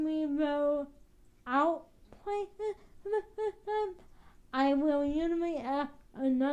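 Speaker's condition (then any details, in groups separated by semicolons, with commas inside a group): Cerebral palsy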